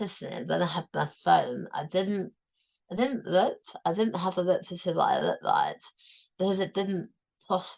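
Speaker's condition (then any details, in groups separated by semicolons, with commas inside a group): Tongue cancer, tongue removed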